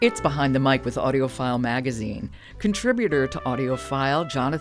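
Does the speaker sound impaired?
No.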